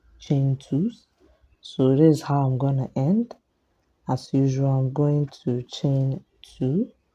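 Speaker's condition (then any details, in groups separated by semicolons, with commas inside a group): No condition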